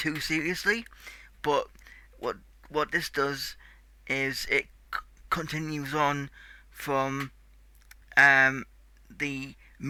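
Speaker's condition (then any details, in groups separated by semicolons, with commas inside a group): Cerebral palsy; tight muscles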